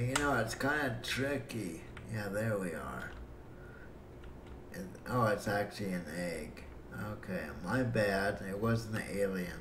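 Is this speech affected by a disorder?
Yes: cerebral palsy; breathing fine.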